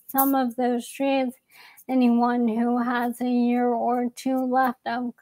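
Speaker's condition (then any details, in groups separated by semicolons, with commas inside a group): ALS; young onset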